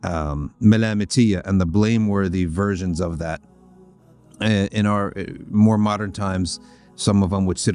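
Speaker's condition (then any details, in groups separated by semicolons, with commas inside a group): No condition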